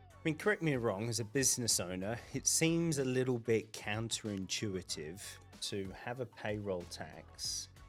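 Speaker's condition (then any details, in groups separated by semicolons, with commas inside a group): No condition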